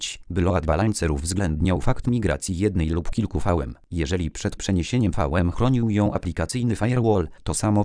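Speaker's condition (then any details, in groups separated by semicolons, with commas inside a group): No condition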